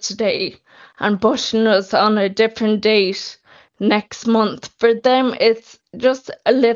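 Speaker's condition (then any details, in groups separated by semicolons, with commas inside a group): Friedreich's ataxia; progressive, not yet on skyclaras, drug not yet funded; losing abilities weekly and monthly, losing mobility, transfers only with hands-on help of two people; losing speech, losing swallow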